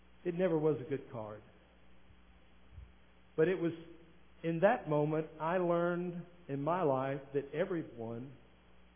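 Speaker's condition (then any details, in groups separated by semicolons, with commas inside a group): No condition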